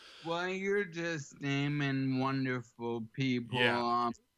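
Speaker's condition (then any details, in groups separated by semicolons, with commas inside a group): ALS; slightly slurred, has to slow down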